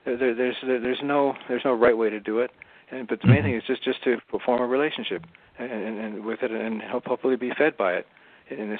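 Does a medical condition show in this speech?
Yes: Parkinson's disease; diagnosed while still working.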